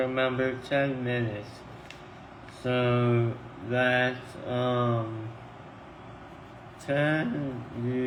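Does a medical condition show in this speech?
Yes: tongue cancer surgery.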